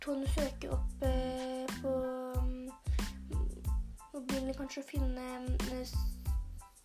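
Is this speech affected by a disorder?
Yes: stuttering; varies in periods, worse with stress or fast speech, possibly with cluttering features; mild at present, less than before, a very small handicap; audible blocks on words, sometimes a lot, worse in stressful weeks, listeners think speech finished; here prolonged sounds, blocks.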